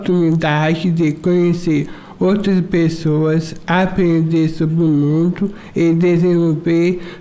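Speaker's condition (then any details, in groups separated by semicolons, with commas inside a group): Down syndrome; adult aged 26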